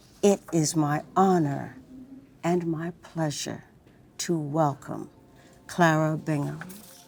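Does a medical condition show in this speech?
No.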